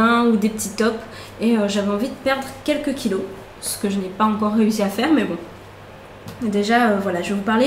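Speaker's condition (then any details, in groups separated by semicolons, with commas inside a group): No condition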